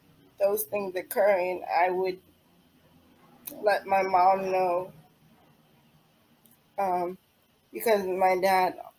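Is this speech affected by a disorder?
Yes: cerebral palsy; age 28, needs help with most daily living activities.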